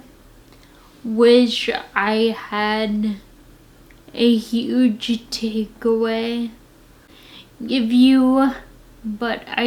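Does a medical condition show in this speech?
Yes: Friedreich's ataxia.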